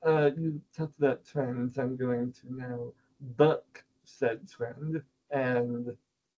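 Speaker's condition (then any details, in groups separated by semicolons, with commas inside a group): Spinal muscular atrophy; technically type 2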